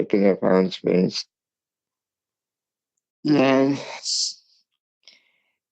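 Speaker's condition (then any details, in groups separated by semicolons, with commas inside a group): Cerebral palsy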